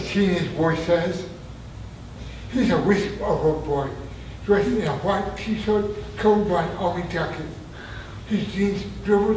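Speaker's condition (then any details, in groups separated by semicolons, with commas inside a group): Traumatic brain injury; near-fatal injury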